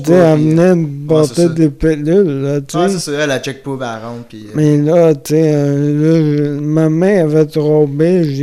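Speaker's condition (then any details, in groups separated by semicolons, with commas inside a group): Amyotrophic lateral sclerosis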